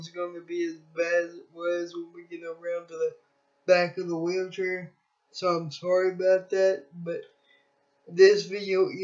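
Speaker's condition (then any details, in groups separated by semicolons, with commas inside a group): Cerebral palsy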